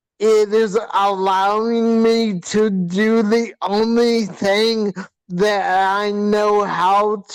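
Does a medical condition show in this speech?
Yes: hydrocephalus with shunt failure.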